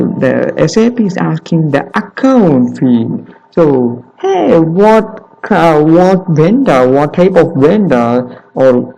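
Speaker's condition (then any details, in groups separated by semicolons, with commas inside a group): No condition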